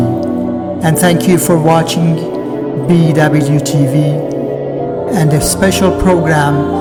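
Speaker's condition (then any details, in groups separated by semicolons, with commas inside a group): No condition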